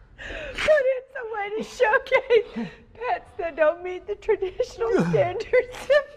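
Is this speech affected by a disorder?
No.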